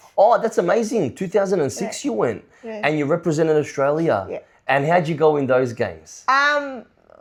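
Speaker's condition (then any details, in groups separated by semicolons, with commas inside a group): No condition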